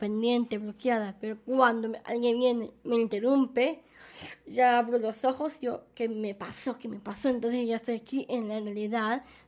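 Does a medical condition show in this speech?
Yes: Down syndrome; present from birth.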